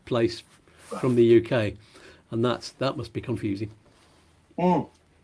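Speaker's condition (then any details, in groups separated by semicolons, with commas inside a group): No condition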